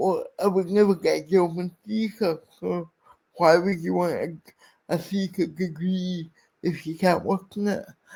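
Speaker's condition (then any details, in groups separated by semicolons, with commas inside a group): Cerebral palsy; speech impairment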